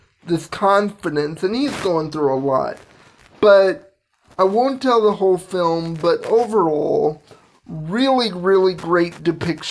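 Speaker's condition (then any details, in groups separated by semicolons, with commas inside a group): Cerebral palsy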